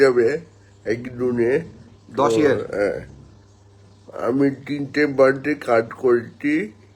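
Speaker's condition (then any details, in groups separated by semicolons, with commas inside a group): Cerebral palsy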